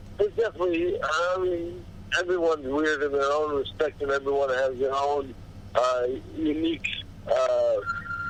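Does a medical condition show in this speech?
Yes: cerebral palsy; body deteriorating with age.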